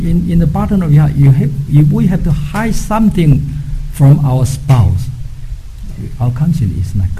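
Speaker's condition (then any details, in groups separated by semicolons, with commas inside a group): No condition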